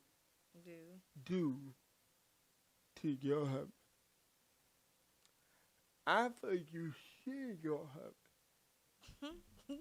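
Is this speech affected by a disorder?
Yes: cerebral palsy; from birth.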